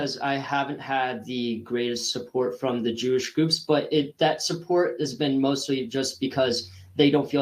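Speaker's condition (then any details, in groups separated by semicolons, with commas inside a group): No condition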